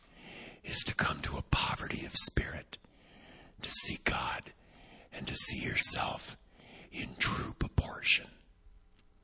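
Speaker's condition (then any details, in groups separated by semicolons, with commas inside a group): Vocal cord paralysis, unilateral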